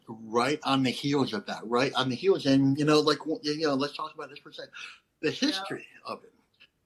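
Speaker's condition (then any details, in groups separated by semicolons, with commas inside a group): Cleft lip and palate; lisp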